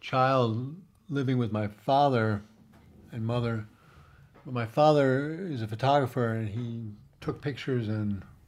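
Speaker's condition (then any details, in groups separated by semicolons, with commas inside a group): Parkinson's disease, tremor predominant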